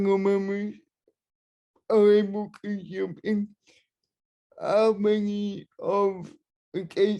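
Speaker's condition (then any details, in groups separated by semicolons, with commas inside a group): Cerebral palsy, spastic and dyskinetic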